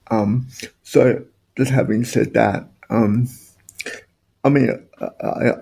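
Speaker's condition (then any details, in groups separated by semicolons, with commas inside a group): Spastic quadriplegic cerebral palsy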